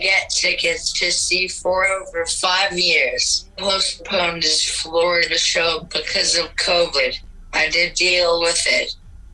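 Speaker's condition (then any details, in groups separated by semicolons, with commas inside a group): Cerebral palsy, speech-generating device; wheelchair user, vulnerable to COVID complications; speaks through communication app on iPad, types on keyboard with nose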